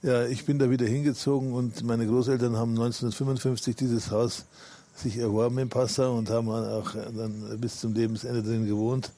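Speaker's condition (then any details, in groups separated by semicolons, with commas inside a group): Parkinson's disease; almost no tremor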